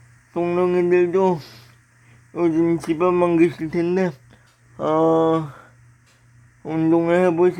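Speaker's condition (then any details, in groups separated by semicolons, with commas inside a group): Brain lesion disability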